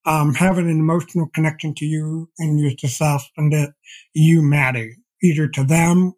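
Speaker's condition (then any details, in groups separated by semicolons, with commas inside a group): Deafblindness; progressive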